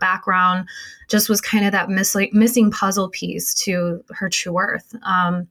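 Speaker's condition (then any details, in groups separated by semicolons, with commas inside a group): No condition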